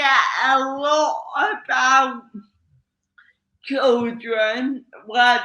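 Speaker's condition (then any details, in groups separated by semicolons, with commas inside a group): Cerebral palsy; slow muscles, affects legs; slow speech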